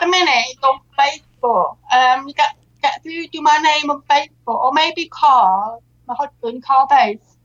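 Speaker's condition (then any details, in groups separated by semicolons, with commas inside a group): Deafness with cochlear implant; relies on lip reading to understand others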